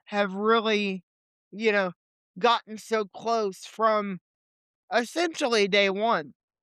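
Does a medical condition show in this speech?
Yes: cerebral palsy; limited mobility, legs.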